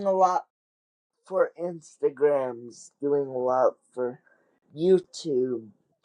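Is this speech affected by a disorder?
Yes: cerebral palsy; wheelchair user.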